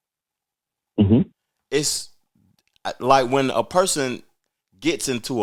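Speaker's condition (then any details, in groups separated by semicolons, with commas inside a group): No condition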